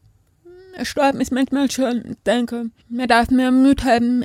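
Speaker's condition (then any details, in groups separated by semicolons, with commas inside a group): Deafness; not deaf from birth, attended hearing school, spoken first language, later learned sign language; speaks and signs, bilingual, hearing people forget deafness because speaks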